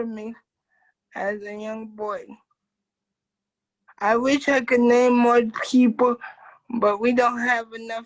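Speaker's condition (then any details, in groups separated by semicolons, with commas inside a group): Cerebral palsy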